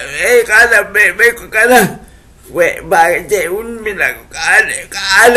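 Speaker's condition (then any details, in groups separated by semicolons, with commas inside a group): Cerebral palsy; speech affected by cerebral palsy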